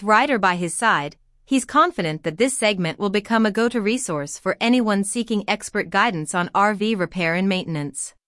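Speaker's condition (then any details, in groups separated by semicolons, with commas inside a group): No condition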